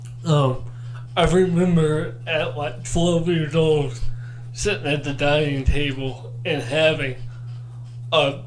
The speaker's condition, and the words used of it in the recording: Cerebral palsy. I'm perfectly normal, other than speech.